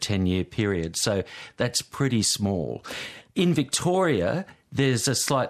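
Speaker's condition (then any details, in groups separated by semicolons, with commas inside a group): No condition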